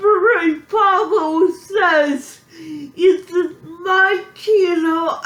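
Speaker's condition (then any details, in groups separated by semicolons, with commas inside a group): Physical speech impairment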